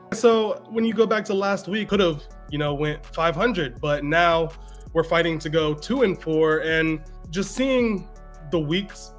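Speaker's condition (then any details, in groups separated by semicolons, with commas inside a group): No condition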